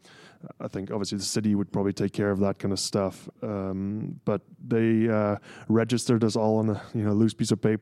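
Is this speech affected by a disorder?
No.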